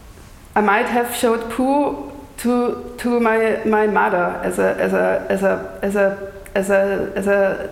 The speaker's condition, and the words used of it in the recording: Stuttering. Because naturally I talk slower than someone who speaks fluently.